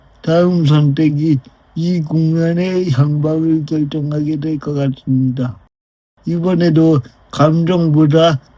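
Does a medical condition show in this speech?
Yes: brain lesion disability.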